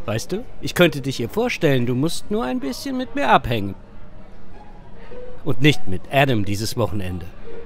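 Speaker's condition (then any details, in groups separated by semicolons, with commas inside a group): No condition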